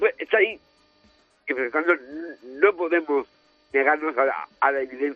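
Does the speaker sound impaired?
Yes: Down syndrome.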